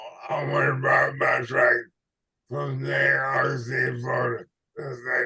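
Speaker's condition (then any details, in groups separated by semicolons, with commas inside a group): ALS/MND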